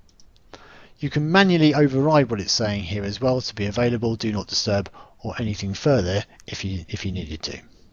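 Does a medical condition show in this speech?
No.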